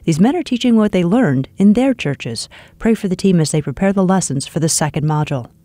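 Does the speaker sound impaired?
No.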